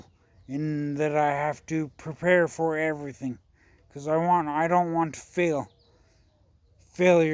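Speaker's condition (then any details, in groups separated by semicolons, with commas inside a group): Traumatic brain injury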